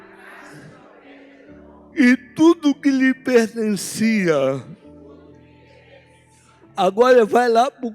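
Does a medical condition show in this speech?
Yes: cerebral palsy; no speech as child.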